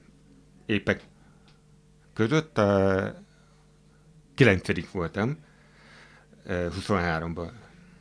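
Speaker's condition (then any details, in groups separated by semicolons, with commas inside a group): Hearing impairment; wears hearing aids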